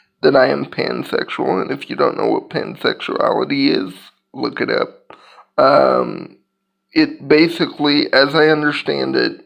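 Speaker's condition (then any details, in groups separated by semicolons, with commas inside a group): Cerebral palsy; physical disability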